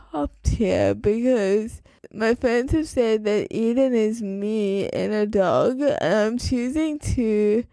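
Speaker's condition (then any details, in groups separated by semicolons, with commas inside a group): Cerebral palsy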